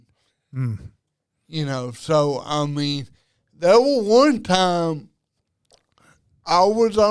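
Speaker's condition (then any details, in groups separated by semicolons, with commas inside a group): Cerebral palsy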